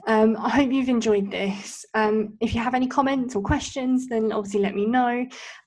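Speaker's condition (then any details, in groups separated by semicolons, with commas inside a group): Cleft lip and palate; congenital cleft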